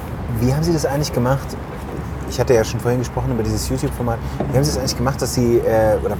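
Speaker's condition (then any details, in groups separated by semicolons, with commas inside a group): No condition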